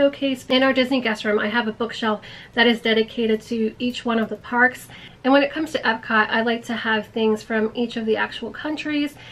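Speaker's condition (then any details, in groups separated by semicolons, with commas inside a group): No condition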